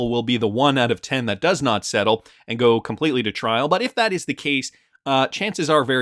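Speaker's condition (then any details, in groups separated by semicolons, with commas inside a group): No condition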